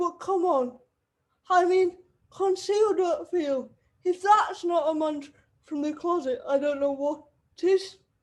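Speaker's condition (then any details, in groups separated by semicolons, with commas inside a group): Cerebral palsy; wheelchair user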